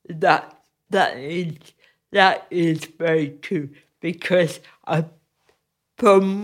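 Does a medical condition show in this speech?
Yes: cerebral palsy; physically affects creating art.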